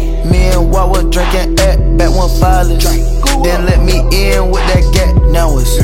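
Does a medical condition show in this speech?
No.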